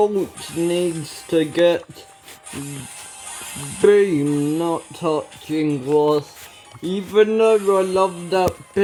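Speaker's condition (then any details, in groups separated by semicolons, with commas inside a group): Ataxia; speech recently worse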